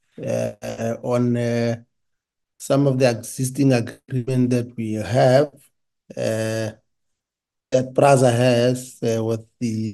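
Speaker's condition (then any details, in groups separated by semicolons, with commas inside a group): No condition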